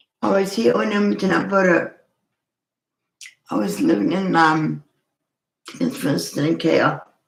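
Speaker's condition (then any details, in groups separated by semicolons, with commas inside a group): Cerebral palsy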